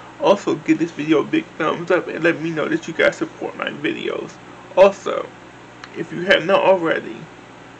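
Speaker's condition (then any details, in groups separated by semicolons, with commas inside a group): Cerebral palsy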